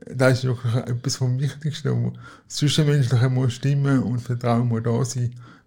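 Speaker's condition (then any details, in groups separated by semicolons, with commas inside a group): Cerebral palsy; wheelchair user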